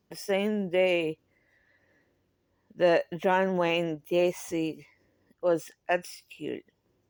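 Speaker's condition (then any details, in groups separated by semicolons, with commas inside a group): Cerebral palsy; speaks differently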